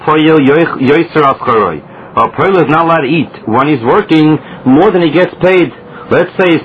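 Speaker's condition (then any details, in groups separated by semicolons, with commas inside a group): No condition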